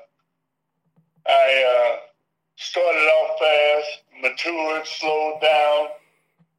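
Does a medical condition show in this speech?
Yes: Parkinson's disease; left knee replaced, rehabilitation after replacement; symptoms vary day to day, some days legs feel good.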